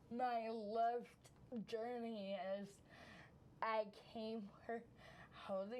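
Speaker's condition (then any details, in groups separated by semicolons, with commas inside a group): Cerebral palsy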